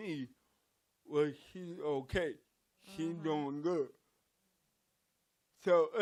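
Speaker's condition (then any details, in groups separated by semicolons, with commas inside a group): Cerebral palsy; from birth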